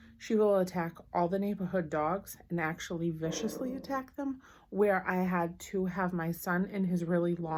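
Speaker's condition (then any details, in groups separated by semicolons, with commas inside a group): No condition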